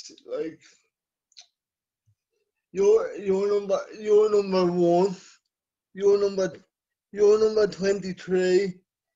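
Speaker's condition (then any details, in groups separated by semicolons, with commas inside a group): Cerebral palsy; from birth, scoliosis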